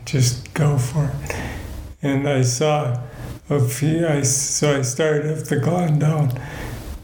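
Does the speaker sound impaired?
Yes: Parkinson's disease; degenerative nervous system disorder, about 18 years since diagnosis.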